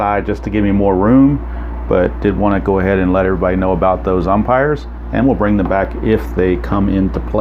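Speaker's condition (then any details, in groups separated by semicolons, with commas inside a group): No condition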